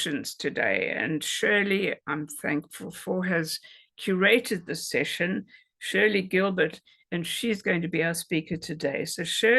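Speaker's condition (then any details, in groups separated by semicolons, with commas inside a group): No condition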